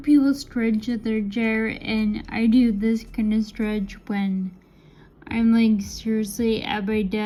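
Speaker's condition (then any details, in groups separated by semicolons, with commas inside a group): Friedreich's ataxia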